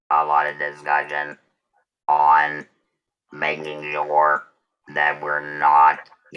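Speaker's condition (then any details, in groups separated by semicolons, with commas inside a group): Total laryngectomy; no voice after surgery, later regained voice, limited loudness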